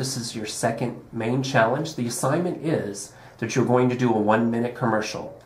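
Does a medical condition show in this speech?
No.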